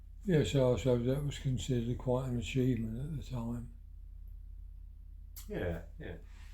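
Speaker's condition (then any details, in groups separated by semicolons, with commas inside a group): Parkinson's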